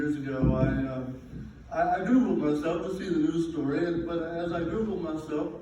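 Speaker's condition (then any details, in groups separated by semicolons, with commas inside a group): Cerebral palsy; present from birth, uses scooter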